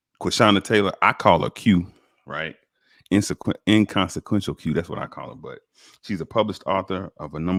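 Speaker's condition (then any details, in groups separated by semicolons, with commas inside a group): No condition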